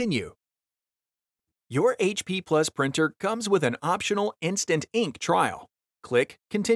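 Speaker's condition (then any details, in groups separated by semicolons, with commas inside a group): No condition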